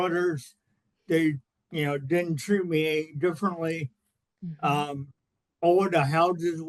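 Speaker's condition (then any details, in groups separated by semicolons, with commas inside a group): Cerebral palsy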